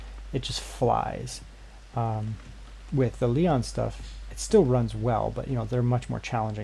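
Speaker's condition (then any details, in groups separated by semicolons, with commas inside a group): No condition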